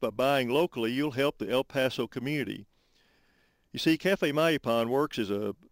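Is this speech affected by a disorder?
No.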